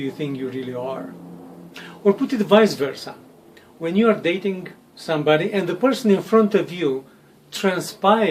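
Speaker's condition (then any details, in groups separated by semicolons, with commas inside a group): No condition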